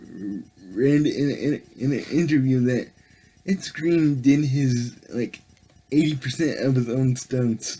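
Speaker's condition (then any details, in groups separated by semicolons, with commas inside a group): Cerebral palsy; able to speak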